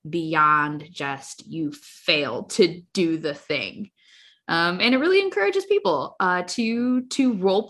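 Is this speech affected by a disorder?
No.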